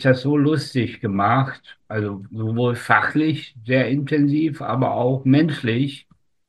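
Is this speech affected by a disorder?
Yes: spastic tetraparesis; from birth, oxygen deprivation during delivery, umbilical cord around neck, considered incurable; largely resolved by own account, age 62.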